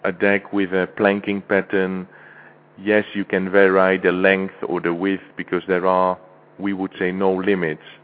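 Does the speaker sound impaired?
No.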